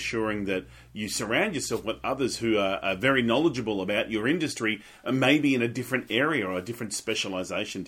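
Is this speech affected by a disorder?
No.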